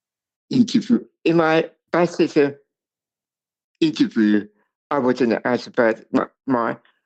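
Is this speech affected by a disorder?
Yes: cerebral palsy.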